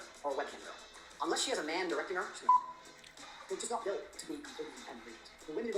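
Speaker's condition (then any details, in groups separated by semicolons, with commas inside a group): No condition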